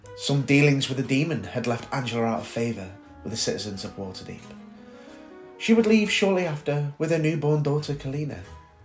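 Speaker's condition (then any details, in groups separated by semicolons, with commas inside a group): No condition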